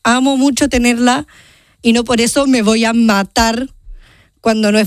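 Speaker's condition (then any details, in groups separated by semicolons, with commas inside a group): Down syndrome; present from birth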